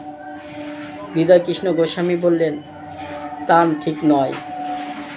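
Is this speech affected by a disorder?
No.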